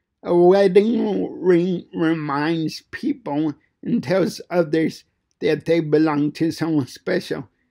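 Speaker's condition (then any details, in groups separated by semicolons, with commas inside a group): Cerebral palsy; fine motor impairment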